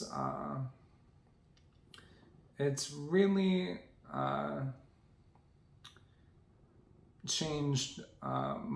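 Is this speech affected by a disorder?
Yes: ALS; onset in legs.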